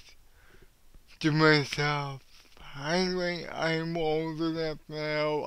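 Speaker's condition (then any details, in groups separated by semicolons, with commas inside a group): Cerebral palsy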